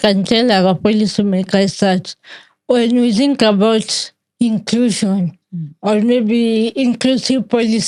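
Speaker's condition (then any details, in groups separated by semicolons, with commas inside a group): Cerebral palsy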